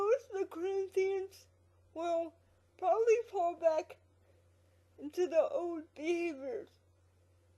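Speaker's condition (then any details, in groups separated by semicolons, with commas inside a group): Quadriplegic cerebral palsy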